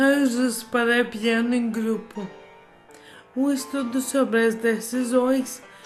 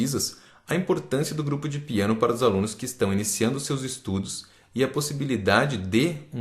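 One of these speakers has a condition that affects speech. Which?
The first: amyotrophic lateral sclerosis; difficulty speaking, difficulty containing emotions.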